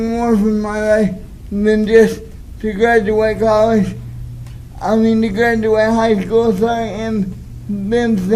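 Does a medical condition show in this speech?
Yes: cerebral palsy.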